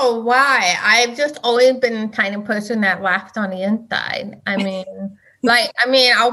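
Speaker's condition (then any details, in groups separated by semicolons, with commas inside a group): Deafness; uses sign language, reads others' speech via phone transcription app, mask saying i am deaf; raises voice when unable to hear self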